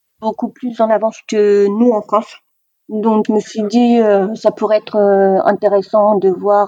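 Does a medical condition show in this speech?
Yes: deafness, severe; deaf since childhood, diagnosed age four, hearing aids since four, from extreme prematurity, neonatal resuscitation; oralist, uses some sign language.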